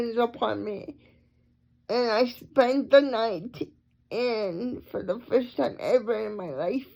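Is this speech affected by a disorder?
Yes: cerebral palsy.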